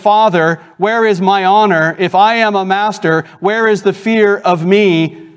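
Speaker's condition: No condition

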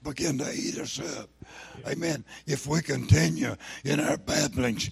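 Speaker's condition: Throat cancer, lost vocal cord; kept trying to preach with no voice

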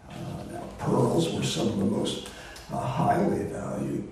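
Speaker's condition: Voice disorder; not contagious

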